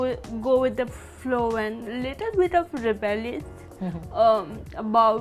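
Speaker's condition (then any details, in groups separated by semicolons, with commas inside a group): Cerebral palsy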